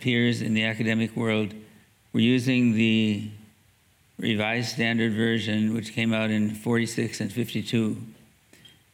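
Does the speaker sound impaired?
Yes: Parkinson's disease; reduced voice volume, uses classroom microphone, dictates with naturally speaking software, not standard strong dopamine medication.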